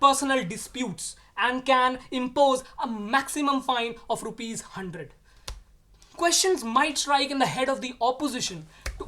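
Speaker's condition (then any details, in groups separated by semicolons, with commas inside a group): No condition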